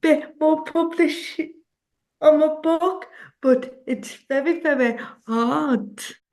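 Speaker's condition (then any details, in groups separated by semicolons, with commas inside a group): Cerebral palsy; since childhood; some speech delay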